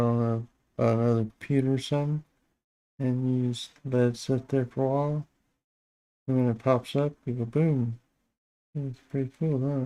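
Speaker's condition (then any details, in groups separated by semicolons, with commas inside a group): Parkinson's disease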